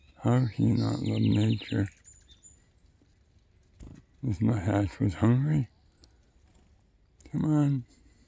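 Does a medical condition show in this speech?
Yes: oral cancer; base of tongue.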